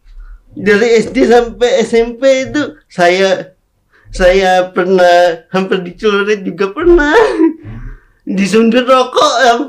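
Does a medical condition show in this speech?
Yes: cerebral palsy; congenital cerebral palsy; speaking is difficult.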